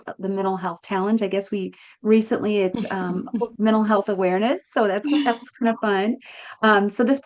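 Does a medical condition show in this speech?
No.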